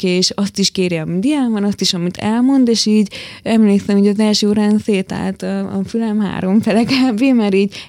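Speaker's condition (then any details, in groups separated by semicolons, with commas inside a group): Hearing loss, hard of hearing, hearing aids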